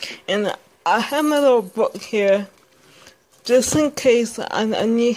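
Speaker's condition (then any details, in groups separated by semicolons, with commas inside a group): Speech impairment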